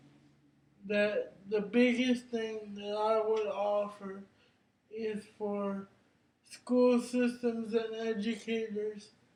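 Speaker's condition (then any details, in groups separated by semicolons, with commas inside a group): Cerebral palsy; brain injury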